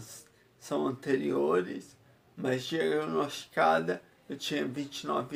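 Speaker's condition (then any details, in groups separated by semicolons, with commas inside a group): Multiple sclerosis; relapsing-remitting, past arm and leg movement loss, recovered with treatment; about 19 years since diagnosis, fatigue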